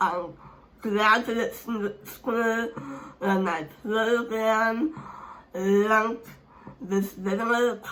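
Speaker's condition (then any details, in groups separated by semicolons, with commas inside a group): Speech impairment; hard to understand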